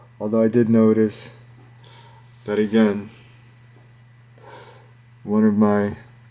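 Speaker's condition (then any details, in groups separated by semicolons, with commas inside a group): Cerebral palsy, spastic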